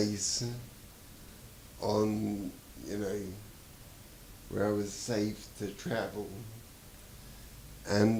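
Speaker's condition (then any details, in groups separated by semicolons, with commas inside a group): Traumatic brain injury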